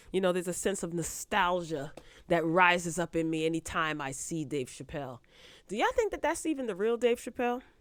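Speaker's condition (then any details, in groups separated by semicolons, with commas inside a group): No condition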